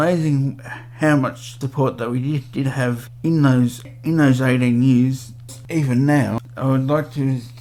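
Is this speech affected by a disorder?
Yes: cerebral palsy; 46 years old.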